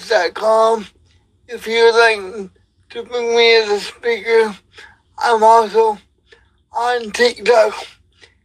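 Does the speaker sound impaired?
Yes: cerebral palsy; wheelchair user.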